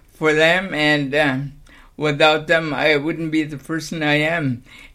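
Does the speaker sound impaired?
Yes: cerebral palsy.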